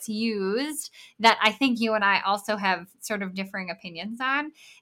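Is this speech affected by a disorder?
Yes: bilateral cleft lip and palate; congenital.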